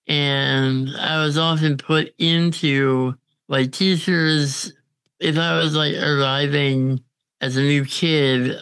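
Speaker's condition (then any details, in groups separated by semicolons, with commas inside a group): Congenital muscular dystrophy; uses ventilator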